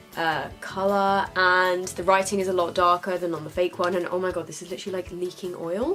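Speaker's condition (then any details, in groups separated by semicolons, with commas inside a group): No condition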